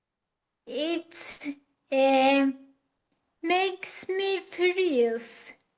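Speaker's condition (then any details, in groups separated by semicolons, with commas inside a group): Acquired ataxia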